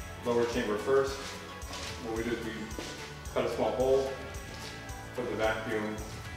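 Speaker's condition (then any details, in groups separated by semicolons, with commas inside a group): No condition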